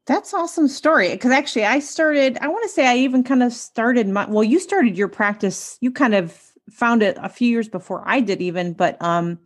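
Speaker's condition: No condition

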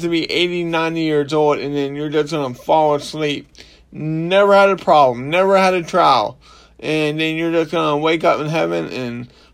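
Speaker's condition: Cerebral palsy; ongoing, not healed

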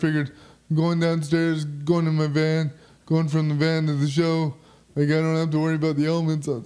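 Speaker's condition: Quad spastic cerebral palsy, spastic quadriplegic

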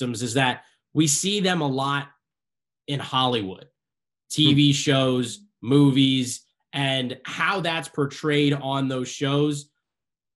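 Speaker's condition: No condition

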